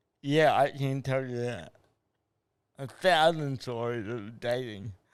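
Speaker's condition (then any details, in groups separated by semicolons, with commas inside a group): Cerebral palsy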